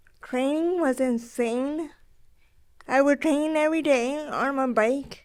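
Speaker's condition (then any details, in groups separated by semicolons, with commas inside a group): Cerebral palsy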